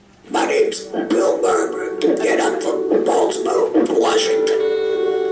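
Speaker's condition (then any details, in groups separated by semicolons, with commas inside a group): Total laryngectomy, voice prosthesis; laryngeal cancer, voice box removed, throat reconstructed; radiation then surgery; can swallow and speak, valve closes for speech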